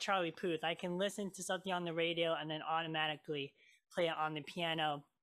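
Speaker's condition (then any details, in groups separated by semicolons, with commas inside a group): Cleft lip and palate; major closure surgery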